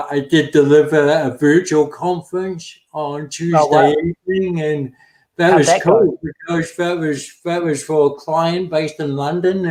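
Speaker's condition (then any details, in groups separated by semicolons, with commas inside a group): Cerebral palsy; affects speech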